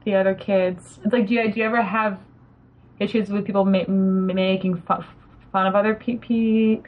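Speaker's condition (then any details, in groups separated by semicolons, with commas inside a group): Stuttering; past stuttering therapy with desensitization, learned to live effectively with stuttering; stutters when talking with patients, listeners sometimes react oddly to stuttering; repeated sounds, repeated words, prolonged sounds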